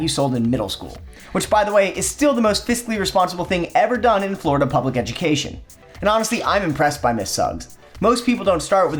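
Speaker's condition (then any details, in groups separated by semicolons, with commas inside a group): No condition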